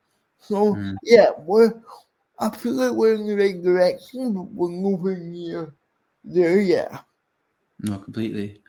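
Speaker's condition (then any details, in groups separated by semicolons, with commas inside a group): Cerebral palsy; speech impairment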